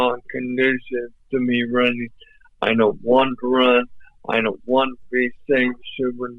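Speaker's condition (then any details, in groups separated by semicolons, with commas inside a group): ALS; voice off but clear and understandable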